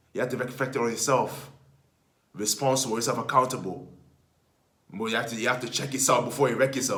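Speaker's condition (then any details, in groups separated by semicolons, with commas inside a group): No condition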